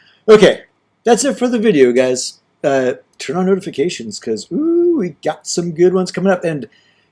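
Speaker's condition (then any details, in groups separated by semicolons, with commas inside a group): No condition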